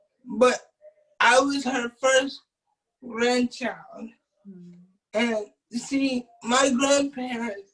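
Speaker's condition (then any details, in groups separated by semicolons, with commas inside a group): Cerebral palsy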